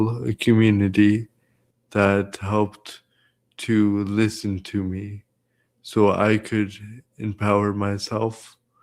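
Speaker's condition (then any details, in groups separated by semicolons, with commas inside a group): Cerebral palsy; present from birth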